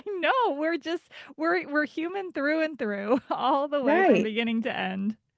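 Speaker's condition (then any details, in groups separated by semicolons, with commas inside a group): No condition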